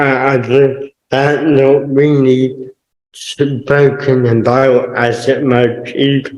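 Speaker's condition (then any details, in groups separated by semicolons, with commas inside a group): Cerebral palsy; permanent wheelchair user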